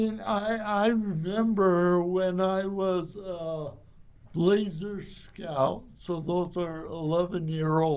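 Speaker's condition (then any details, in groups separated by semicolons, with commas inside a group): Cerebral palsy; from birth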